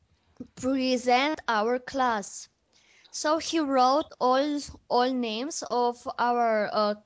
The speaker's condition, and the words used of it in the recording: Stuttering. I've stuttered for more than 20 years now, and because here stuttering